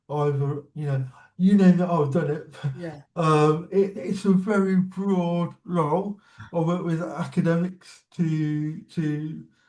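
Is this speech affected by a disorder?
Yes: cerebral palsy.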